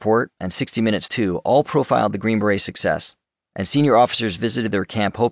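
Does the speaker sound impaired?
No.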